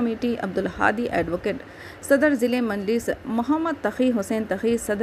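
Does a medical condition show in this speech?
No.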